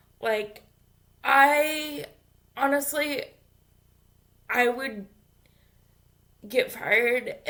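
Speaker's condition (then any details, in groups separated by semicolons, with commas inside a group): Cerebral palsy; infant ventilator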